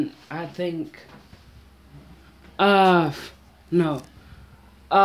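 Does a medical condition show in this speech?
Yes: mild cerebral palsy.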